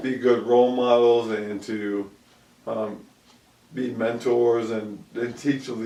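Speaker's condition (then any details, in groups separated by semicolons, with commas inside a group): ALS; about 2 years since onset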